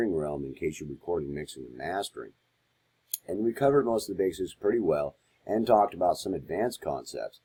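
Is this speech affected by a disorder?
No.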